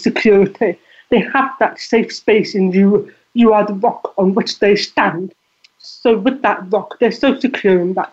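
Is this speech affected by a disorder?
Yes: deafness; deafness audible in voice.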